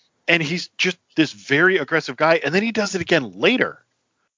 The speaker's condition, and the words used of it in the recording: No condition.